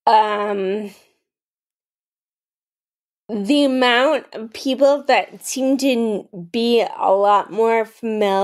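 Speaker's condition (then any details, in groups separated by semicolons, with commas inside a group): Friedreich's ataxia, mild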